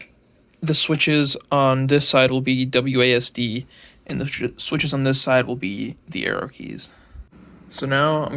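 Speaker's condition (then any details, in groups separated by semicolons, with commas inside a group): No condition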